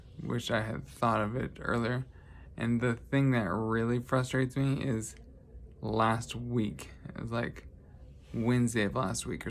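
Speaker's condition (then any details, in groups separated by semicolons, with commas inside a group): Traumatic brain injury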